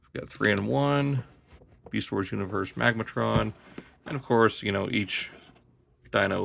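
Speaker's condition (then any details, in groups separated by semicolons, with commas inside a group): No condition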